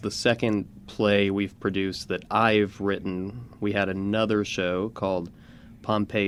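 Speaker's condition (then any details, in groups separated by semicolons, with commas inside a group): No condition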